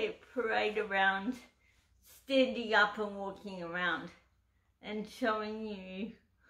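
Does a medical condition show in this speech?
Yes: cerebral palsy; uses wheelchair.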